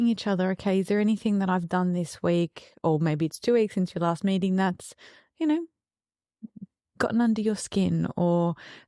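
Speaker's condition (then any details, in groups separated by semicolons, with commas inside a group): No condition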